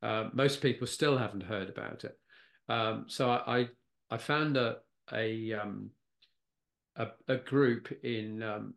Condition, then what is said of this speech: Aphasia. They're all in my head. It's a strange thing with aphasia, is everything's in my head perfectly.